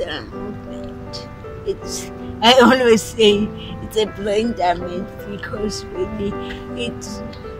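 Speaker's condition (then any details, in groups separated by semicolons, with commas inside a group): Cerebral palsy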